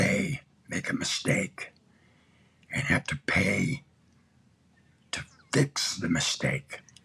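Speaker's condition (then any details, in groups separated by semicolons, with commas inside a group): Throat cancer; tracheostomy tube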